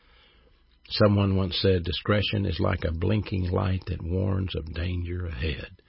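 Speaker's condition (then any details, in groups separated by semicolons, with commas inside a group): No condition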